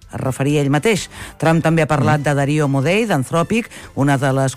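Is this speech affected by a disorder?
No.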